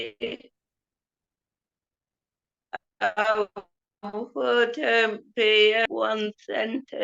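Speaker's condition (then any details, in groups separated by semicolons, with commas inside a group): Cerebral palsy; affects speech and mobility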